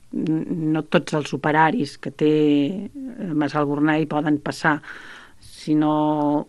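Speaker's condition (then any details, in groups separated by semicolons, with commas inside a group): No condition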